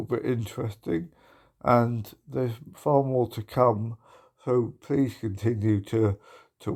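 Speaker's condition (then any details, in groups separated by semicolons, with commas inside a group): Motor neuron disease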